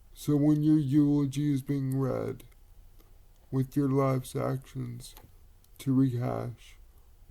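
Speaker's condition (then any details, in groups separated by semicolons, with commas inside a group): Cerebral palsy; quadriplegic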